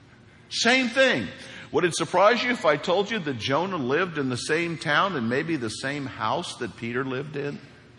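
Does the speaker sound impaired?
No.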